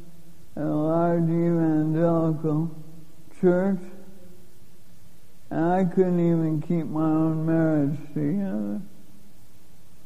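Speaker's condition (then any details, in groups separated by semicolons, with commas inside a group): Lou Gehrig's disease; given 3 to 5 years to live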